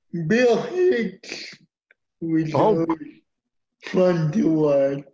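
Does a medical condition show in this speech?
Yes: cerebral palsy; uses wheelchair.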